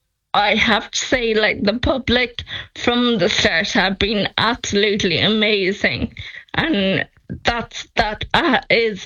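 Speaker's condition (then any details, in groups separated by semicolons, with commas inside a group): Friedreich's ataxia; speech deteriorating, voice expected to be lost, voice banked over hours, synthetic voice app on phone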